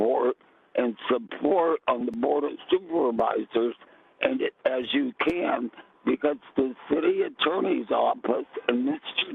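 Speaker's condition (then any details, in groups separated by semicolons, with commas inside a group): Vocal cord cancer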